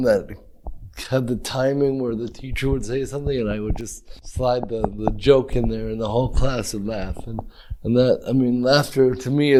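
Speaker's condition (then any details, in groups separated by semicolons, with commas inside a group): Cerebral palsy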